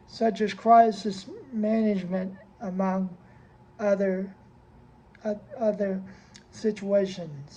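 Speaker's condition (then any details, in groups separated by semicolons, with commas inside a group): Cerebral palsy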